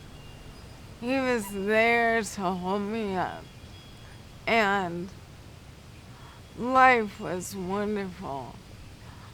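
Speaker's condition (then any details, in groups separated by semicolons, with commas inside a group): Cerebral palsy; affects speech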